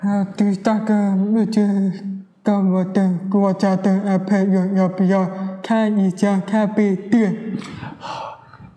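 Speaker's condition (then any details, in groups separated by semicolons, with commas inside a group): Hearing impairment; converses orally with host without interpreter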